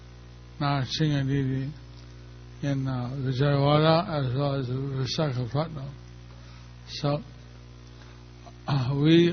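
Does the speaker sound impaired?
Yes: stroke; stroke a little over a year ago.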